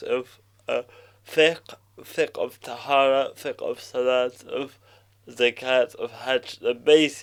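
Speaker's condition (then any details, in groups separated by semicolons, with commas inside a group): Cerebral palsy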